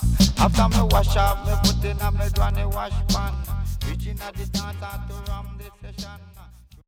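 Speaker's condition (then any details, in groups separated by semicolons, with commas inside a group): No condition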